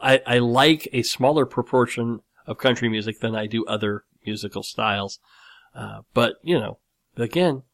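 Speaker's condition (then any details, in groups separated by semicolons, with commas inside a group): Cleft lip and palate; nose still slightly crooked, large dent in skull at graft site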